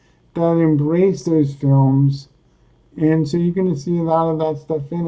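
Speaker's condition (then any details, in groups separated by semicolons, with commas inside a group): Cerebral palsy; speaks coherently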